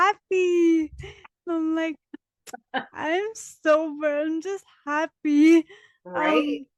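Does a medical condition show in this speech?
Yes: dystonia; dystonia from infancy.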